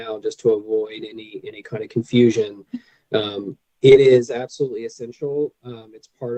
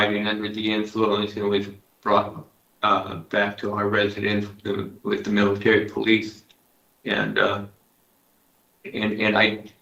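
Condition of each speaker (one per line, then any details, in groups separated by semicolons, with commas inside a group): No condition
Parkinson's disease; medication controls tremors, working less well this morning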